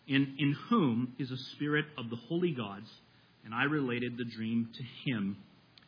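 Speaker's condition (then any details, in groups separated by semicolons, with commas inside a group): No condition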